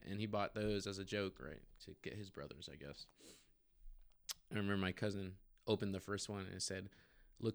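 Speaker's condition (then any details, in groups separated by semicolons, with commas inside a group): No condition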